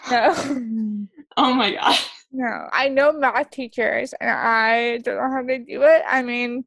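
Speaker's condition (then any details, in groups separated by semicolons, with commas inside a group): Cerebral palsy; wheelchair use, onset before birth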